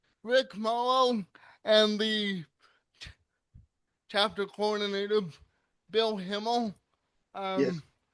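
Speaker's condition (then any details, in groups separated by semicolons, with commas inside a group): Cerebral palsy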